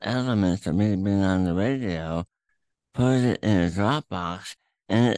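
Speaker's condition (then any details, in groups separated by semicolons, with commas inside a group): Throat cancer, tumor through tongue, attached to epiglottis; eating issues from tongue tumor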